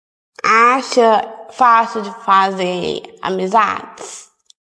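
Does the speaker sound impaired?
Yes: Down syndrome; diagnosed at birth.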